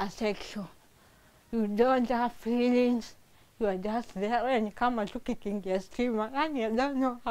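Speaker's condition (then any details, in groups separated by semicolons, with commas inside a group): Cerebral palsy; from birth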